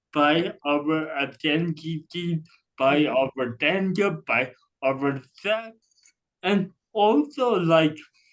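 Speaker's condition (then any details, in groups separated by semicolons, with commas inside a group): Cerebral palsy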